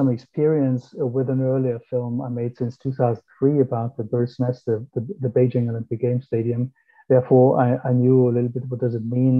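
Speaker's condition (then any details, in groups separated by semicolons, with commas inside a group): No condition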